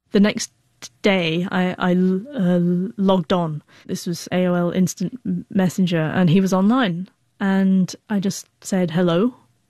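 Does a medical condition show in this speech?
Yes: stammer; stammer hidden about 10 years by age 16 in 1997; joined British Stammering Association on advice of Scatman John (John Larkin); hid stammer by withdrawing, spoke little, terrified of phone, typing felt like artificial fluency; here repeated words, prolonged sounds, blocks.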